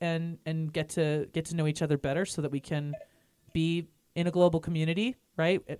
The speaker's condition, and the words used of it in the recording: None; typical speech.